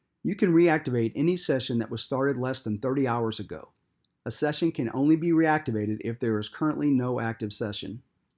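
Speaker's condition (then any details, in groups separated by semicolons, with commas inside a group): No condition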